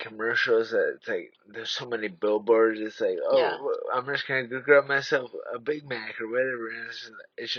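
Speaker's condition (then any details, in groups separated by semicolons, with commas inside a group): Traumatic brain injury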